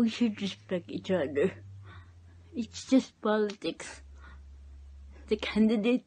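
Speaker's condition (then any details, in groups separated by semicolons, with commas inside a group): Cerebral palsy; present from birth, cannot walk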